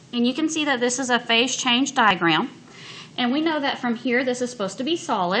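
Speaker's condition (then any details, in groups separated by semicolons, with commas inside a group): No condition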